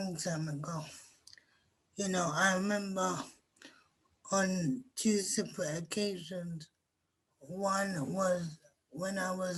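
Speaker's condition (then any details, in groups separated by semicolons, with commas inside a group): Cerebral palsy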